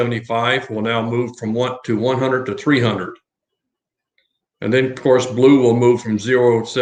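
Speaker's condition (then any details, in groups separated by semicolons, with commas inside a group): No condition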